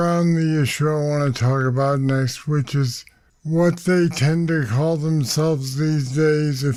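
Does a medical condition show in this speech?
Yes: Parkinson's disease; deep brain stimulators.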